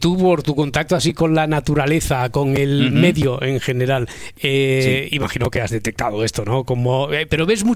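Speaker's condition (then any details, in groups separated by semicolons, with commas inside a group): No condition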